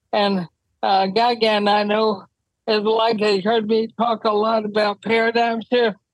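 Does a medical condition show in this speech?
Yes: ALS; wheelchair use when traveling.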